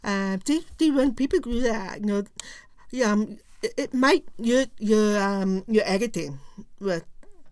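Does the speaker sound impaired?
Yes: profound deafness; profound deafness left ear, total deafness right ear, diagnosed at age 3, no cochlear implant; learned to speak and lip-read in oral pre-preschool, mainstreamed, little ASL now.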